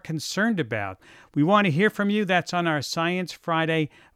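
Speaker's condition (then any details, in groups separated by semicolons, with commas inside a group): No condition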